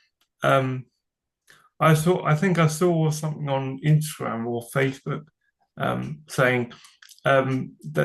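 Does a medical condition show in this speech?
Yes: cerebral palsy; from birth.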